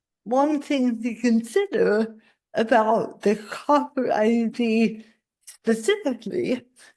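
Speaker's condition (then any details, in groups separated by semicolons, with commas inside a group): Cerebral palsy; spasticity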